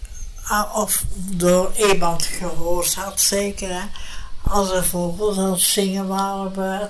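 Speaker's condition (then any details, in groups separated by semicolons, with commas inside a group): Brain hemorrhage; unable to speak afterwards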